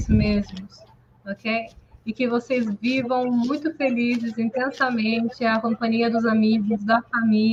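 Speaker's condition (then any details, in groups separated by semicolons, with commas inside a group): No condition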